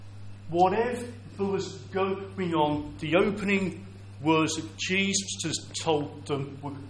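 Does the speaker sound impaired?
Yes: stammer; audible stammer; here repeated sounds.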